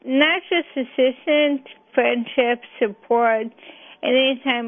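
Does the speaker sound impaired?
Yes: ALS; bulbar-onset ALS, mother had ALS, possible Ashkenazi genetic link, speech onset about age 37; diagnosed February by specialist, about 2 years since speech symptoms, fine motor weakening, two slowing medications; speech affected first, about 2 years ago, undiagnosed by many doctors.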